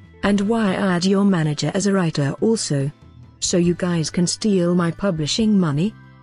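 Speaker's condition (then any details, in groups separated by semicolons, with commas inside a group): No condition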